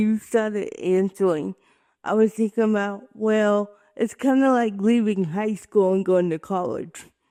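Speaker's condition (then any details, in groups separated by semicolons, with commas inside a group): Cerebral palsy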